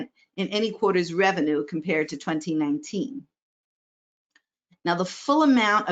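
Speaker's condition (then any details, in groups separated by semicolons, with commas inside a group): No condition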